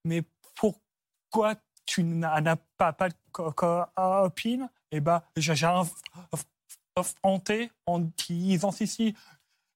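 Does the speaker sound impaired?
Yes: stuttering; onset at about age 4 after grandmother's throat cancer, fluent before, once misdiagnosed as Gilles de la Tourette; no attempts to control stuttering; part-word and word repetitions, frequent euh fillers; here repeated sounds, repeated words, prolonged sounds.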